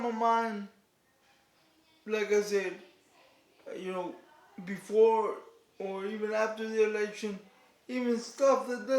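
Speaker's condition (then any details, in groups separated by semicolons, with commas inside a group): Cerebral palsy; declined offered surgery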